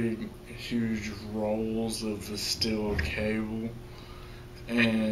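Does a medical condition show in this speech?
Yes: traumatic brain injury; severe, both sides of body affected.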